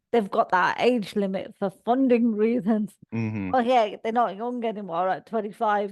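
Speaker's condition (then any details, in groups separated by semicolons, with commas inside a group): Cerebral palsy; all four limbs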